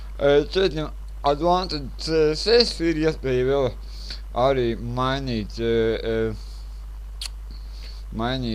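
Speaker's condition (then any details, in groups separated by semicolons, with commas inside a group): Cerebral palsy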